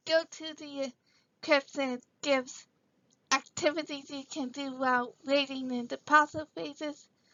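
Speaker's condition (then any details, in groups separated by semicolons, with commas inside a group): Cerebral palsy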